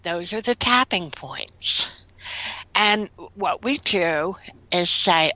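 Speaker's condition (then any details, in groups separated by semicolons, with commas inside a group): Cleft lip and palate, severe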